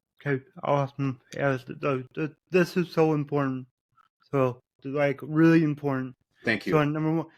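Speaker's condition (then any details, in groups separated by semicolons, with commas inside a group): Cerebral palsy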